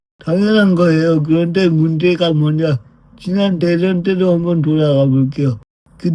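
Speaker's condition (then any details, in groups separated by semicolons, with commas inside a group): Brain lesion disability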